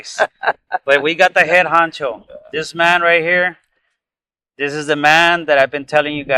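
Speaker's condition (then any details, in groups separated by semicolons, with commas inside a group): No condition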